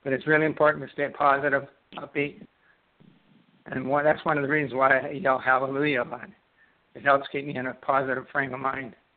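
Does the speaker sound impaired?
Yes: Parkinson's disease; left side onset, first symptom left index finger tremor, worsened over four years, diagnosed by Ontario neurologist; freezing for about two years, shuffle walking, weak clumsy left hand, cannot type, no medication.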